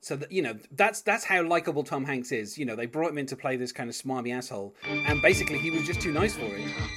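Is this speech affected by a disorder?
No.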